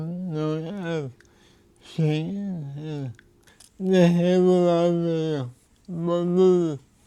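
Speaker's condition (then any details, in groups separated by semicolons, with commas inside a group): Cerebral palsy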